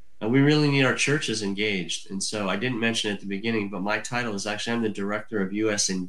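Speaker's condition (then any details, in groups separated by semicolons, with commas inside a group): Cleft lip and palate; from birth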